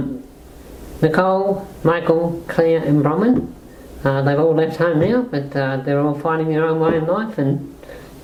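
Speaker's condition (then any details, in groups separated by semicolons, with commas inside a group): Motor neuron disease-like muscle disease; slowly progressing motor neuron-like disease, affects mobility and arms; cannot raise arms above head, declining 7-8 years; speech less clear than before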